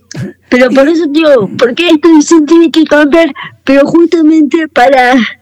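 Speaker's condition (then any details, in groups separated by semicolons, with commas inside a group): Cerebral palsy; voice and way of speaking affected by cerebral palsy, per host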